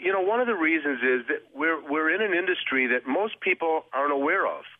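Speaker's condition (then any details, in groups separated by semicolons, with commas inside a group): No condition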